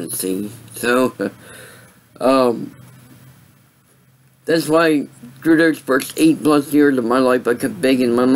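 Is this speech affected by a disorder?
Yes: cerebral palsy; voice sound affected.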